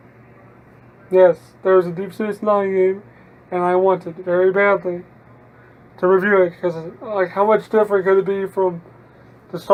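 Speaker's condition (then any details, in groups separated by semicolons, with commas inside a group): Cerebral palsy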